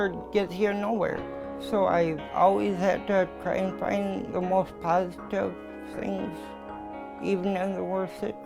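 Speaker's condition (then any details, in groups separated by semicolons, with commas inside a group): Ataxia; balance problem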